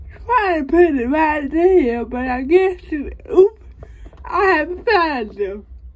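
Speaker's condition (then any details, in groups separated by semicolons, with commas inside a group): Cerebral palsy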